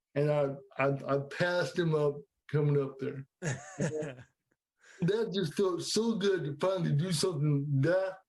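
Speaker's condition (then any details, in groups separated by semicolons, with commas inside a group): Cerebral palsy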